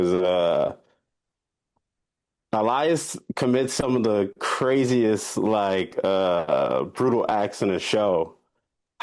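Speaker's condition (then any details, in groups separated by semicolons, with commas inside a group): No condition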